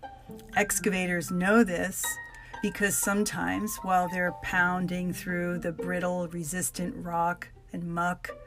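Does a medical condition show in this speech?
No.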